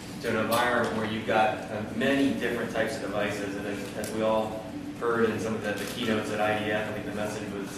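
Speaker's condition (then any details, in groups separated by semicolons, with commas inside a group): No condition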